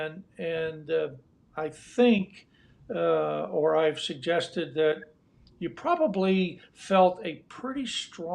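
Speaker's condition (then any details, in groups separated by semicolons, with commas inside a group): No condition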